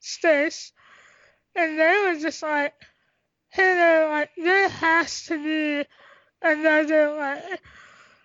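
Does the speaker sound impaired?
Yes: tracheostomy, cystic hygroma of head and neck; doctors predicted never talking, learned to talk, unable to swallow, breathing effortful when running.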